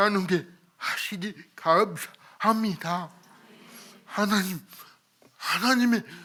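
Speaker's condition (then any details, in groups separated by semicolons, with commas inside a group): Cerebral palsy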